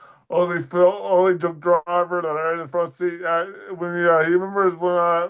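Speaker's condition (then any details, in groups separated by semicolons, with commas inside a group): Dysarthria; weaker speech muscles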